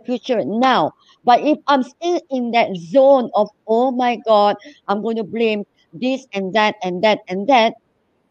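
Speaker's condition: Cleft lip and palate

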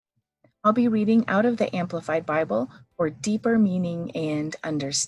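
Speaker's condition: No condition

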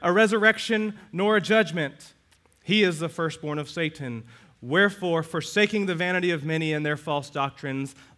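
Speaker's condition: No condition

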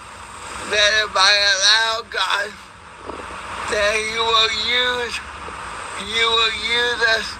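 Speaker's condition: Cerebral palsy; electric wheelchair since age 6

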